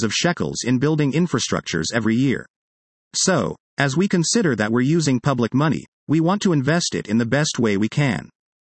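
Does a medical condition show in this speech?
No.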